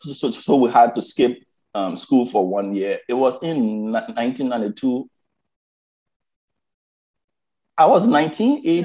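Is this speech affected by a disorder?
Yes: stuttering; stuttering first noticed by mother around age 8, self-conscious about it from early teens after mother left Liberia; still has fear and insecurities around stuttering, five years in Toastmasters, former club president; fear of speaking, skipped ninth grade valedictorian speech, won Toastmasters club speech contest; here repeated words, prolonged sounds.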